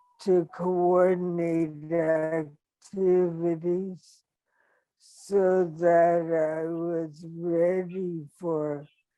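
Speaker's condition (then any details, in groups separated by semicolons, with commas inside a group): ALS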